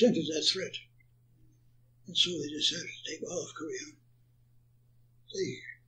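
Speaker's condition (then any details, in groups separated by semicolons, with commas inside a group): Parkinson's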